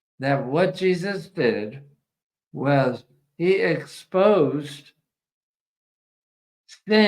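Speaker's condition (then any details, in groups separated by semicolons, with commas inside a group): ALS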